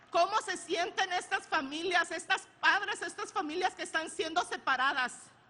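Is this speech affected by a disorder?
No.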